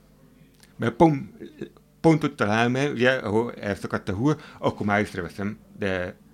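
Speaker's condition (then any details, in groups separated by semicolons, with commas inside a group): Hard of hearing; hearing aid use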